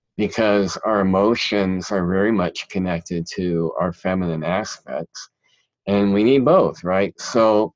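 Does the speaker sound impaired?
Yes: cleft palate; present since childhood.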